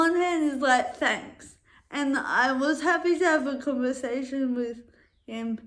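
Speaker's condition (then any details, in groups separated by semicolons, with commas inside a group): Cerebral palsy; affects walking and speech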